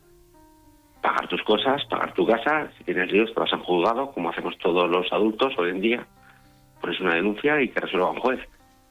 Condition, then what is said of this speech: None; typical speech.